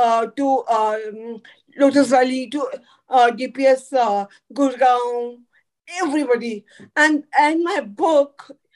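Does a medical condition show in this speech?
Yes: cerebral palsy; could not talk in early life.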